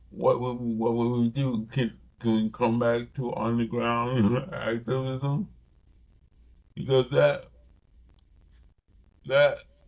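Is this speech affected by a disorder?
Yes: cerebral palsy.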